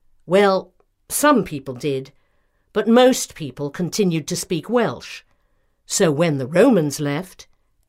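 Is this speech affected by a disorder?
No.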